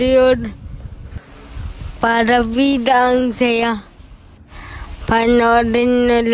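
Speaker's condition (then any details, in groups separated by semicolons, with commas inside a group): Cerebral palsy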